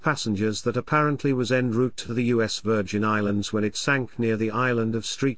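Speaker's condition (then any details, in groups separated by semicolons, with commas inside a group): No condition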